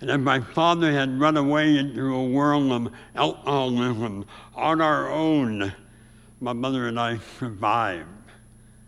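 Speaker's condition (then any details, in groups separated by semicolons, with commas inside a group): Severe speech impediment; about age 84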